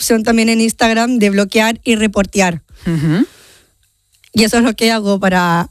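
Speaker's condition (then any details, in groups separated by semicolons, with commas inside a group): Down syndrome; genetic condition, present from birth; age 30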